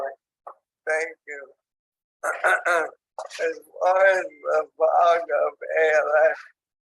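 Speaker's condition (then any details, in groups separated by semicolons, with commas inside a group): ALS; onset in hands and arms, tracheostomy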